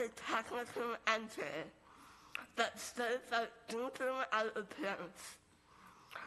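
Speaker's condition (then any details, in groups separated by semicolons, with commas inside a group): Moebius syndrome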